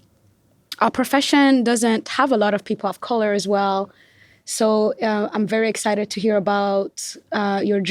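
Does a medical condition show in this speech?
No.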